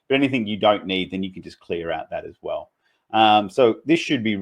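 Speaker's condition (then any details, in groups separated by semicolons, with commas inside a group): No condition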